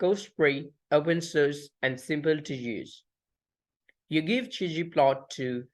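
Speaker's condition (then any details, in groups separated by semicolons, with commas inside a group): No condition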